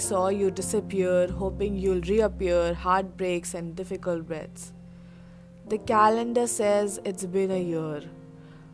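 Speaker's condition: No condition

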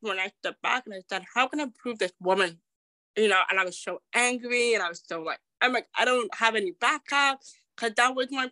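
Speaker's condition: Deafness

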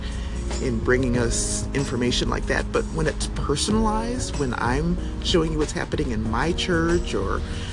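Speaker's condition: No condition

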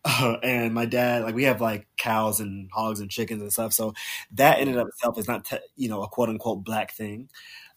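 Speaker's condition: No condition

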